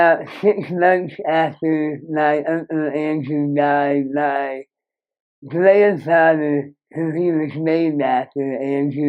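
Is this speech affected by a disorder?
Yes: Moebius syndrome; congenital, severe nerve damage, cleft lip and palate, 35+ surgeries; no speech until age 4, speech therapy, excess saliva.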